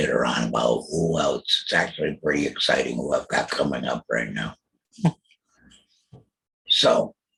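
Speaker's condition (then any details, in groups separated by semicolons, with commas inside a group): Total laryngectomy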